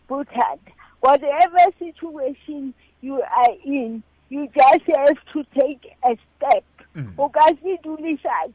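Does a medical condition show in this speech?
Yes: cerebral palsy; since childhood.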